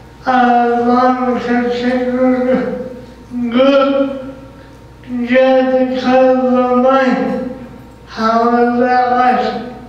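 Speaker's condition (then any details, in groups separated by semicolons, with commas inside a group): Cerebral palsy; can be difficult to understand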